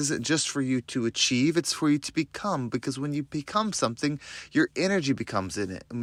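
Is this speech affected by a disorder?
No.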